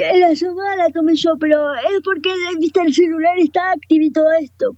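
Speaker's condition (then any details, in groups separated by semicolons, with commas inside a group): Cerebral palsy, quadriparesis; wheelchair user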